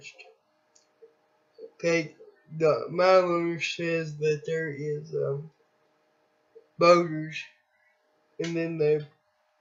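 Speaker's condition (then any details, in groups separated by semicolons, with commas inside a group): Cerebral palsy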